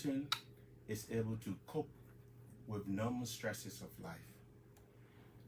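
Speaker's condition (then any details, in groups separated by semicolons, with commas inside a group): No condition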